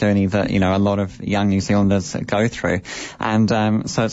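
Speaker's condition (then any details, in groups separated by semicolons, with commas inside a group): Cleft lip and palate; congenital cleft lip and palate, bone graft surgery around age 9, cleft clinic team follow-up; described as speaking beautifully, cleft clinic surgeon at age 12 predicted no public speaking career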